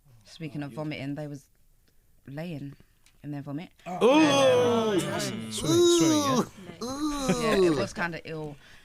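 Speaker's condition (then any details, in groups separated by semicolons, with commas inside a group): No condition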